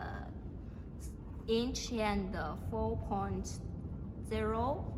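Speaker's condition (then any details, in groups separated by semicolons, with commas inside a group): No condition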